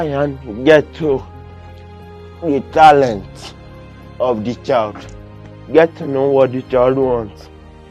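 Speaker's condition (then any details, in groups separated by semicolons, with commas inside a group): Cerebral palsy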